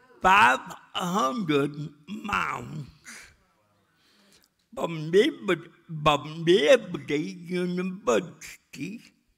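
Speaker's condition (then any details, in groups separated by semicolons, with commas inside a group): Cerebral palsy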